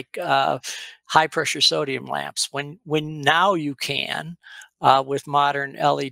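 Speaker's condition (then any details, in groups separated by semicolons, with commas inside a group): No condition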